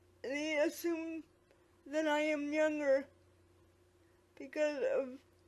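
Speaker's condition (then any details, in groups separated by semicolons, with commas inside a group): Quadriplegic cerebral palsy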